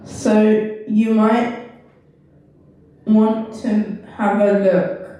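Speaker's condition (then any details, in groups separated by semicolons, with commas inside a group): Cerebral palsy; left side weaker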